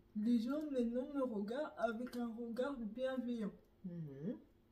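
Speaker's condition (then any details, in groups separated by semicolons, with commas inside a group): Neurological dystonia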